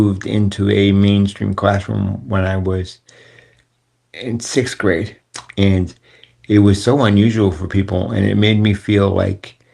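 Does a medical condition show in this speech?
Yes: cerebral palsy; wheelchair user.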